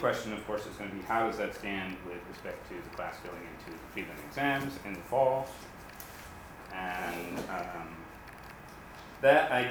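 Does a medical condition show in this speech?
No.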